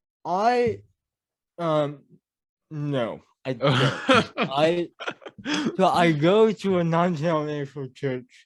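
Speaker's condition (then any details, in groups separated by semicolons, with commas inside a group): Cerebral palsy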